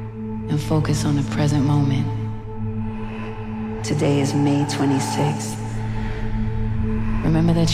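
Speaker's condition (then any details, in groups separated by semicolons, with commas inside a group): No condition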